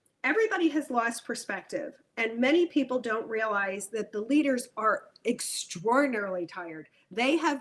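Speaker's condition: No condition

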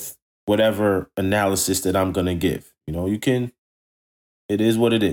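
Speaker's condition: No condition

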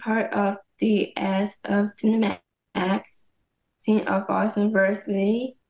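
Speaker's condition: Down syndrome

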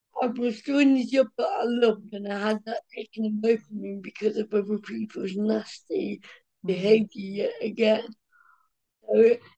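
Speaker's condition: Cerebral palsy; born medically dead, mild walking wobble

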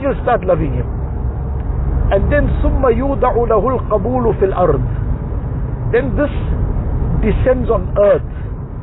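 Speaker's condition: No condition

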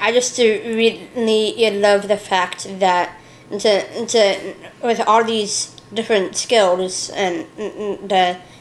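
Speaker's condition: Down syndrome; lifelong, three copies of the 21st chromosome; age 34

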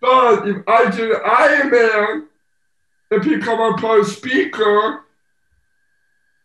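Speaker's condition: Down syndrome

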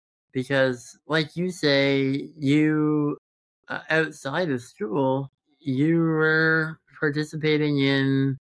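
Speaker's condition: Congenital muscular dystrophy; present since birth

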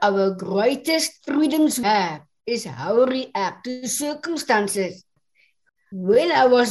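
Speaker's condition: Down syndrome; English is second language

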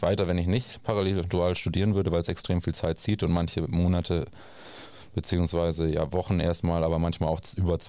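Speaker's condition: No condition

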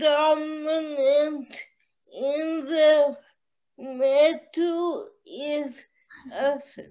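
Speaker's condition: Cerebral palsy

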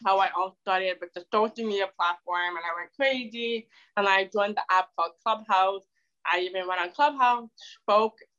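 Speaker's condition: Deafness; wears hearing aid, relies on lip reading face to face, cannot hear in noise; speaks well, spoken speech surprises others

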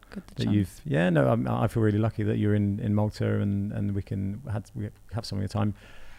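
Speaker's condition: No condition

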